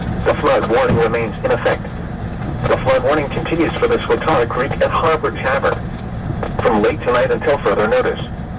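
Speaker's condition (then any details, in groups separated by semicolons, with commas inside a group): No condition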